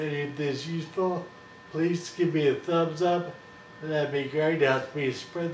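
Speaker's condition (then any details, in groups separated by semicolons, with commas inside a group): Friedreich's ataxia; slightly slurred voice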